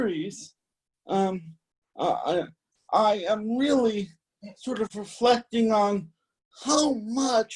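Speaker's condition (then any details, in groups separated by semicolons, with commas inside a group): Cerebral palsy; spastic type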